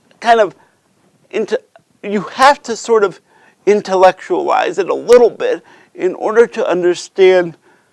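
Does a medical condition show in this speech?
Yes: cerebral palsy.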